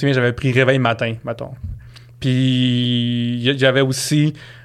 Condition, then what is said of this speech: Stuttering. Mettons, Radio-Canada, ça va rusher le R à sortir, par exemple.